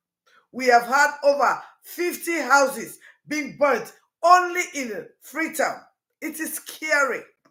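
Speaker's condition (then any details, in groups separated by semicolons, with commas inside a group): No condition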